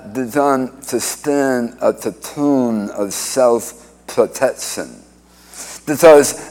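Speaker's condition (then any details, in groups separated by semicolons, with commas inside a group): Speech impediment after cancer surgery; radiation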